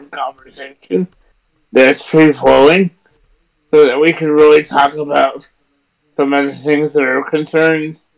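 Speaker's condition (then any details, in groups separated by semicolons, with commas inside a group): Cerebral palsy; present since birth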